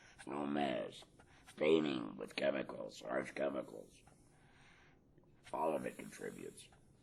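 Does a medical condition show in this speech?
Yes: laryngectomy; total laryngectomy, right radical neck dissection, tracheoesophageal voice prosthesis; feeling a little weak; tracheoesophageal voice prosthesis speech, esophageal speech lost.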